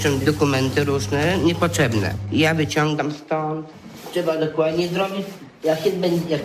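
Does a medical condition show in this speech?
Yes: Down syndrome; intellectual disability, sometimes forgets things, errors with arithmetic and counting money.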